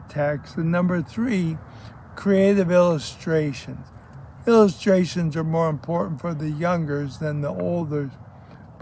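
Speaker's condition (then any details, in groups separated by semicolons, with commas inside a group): ALS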